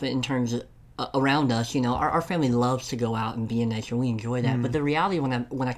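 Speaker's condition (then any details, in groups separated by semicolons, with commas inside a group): Cleft lip and palate; self-described enunciation not always good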